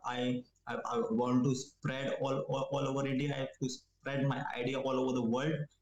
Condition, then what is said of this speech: Stuttering. But I feel that I can stammer, but I can be a good communicator as well.